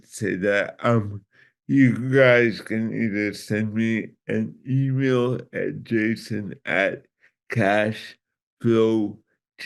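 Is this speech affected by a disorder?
Yes: cerebral palsy; from birth.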